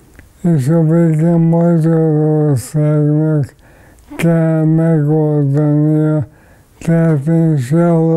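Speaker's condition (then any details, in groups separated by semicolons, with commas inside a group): ALS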